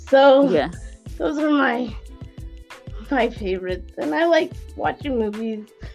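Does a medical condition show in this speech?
Yes: cerebral palsy; quadriplegic.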